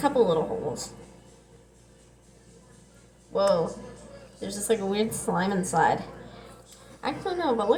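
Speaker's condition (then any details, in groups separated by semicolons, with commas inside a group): No condition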